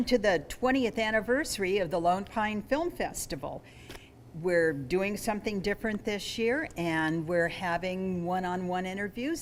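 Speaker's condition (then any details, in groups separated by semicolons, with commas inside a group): No condition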